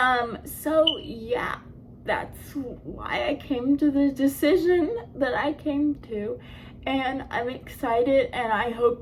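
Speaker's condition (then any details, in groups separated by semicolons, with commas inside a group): Cerebral palsy; hip osteoarthritis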